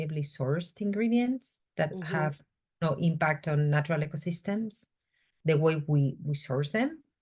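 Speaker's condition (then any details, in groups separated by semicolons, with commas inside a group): No condition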